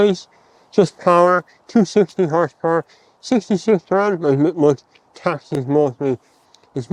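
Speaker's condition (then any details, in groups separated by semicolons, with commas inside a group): Mouth cancer surgery; speech altered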